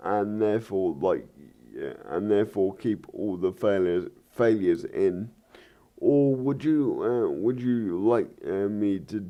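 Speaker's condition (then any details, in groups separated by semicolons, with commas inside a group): Cerebral palsy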